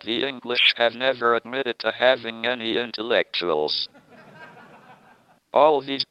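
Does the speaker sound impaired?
Yes: motor neurone disease, through a speech-generating device; onset age 21 during Cambridge PhD, tracheostomy after pneumonia at CERN, cannot walk, wheelchair user; speaks only through computerized voice; early speech impediment, steadily worsened, voice lost after tracheostomy, earlier thumb-controlled voice box.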